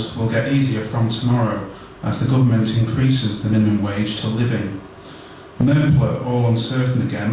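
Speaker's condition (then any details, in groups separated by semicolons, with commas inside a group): No condition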